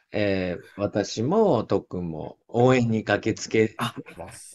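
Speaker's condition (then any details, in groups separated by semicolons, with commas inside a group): No condition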